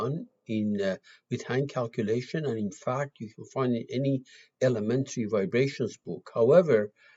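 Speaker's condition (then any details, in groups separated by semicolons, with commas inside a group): No condition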